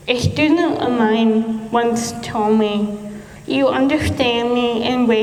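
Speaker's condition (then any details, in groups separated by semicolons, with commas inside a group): Cerebral palsy; speech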